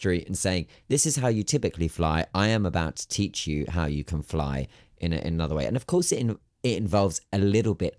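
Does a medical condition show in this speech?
No.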